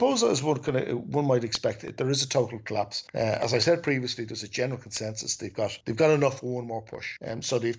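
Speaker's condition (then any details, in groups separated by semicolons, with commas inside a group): No condition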